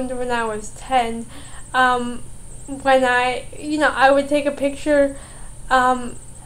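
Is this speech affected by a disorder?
Yes: cerebral palsy; brain damage; trouble swallowing when eating.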